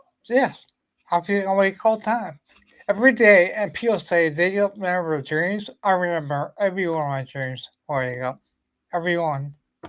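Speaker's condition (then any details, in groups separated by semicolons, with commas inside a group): Ataxia; brain lesion, affects walking and balance; speech and swallowing affected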